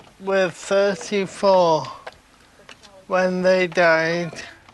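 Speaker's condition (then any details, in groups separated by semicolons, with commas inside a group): Friedreich's ataxia; progressive, nervous system affected; difficulty speaking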